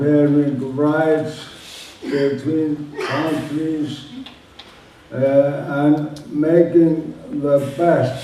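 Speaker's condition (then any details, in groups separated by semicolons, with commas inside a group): Motor neuron disease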